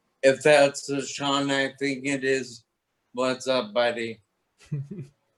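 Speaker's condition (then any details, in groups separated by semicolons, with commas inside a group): Toxic leukoencephalopathy, locked-in syndrome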